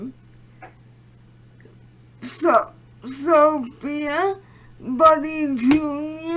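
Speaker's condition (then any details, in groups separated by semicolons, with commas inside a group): Cerebral palsy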